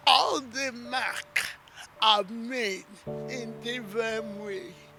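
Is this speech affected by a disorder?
Yes: cerebral palsy.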